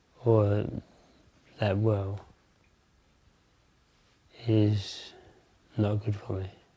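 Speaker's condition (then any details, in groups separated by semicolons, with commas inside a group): Parkinson's disease; weak voice, unclear diction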